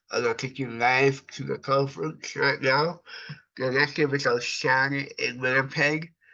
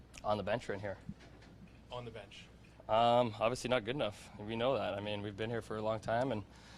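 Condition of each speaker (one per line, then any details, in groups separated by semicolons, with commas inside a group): Cerebral palsy; from birth, affects brain and body muscles
No condition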